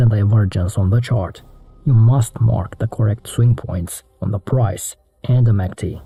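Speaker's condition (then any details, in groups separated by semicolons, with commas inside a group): No condition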